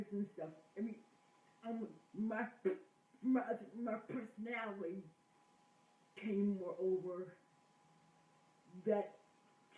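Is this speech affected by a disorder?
Yes: cerebral palsy.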